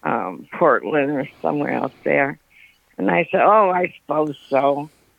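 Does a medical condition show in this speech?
Yes: Parkinson's; recent onset.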